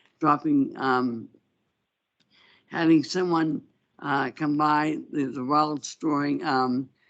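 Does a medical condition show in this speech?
Yes: Parkinson's.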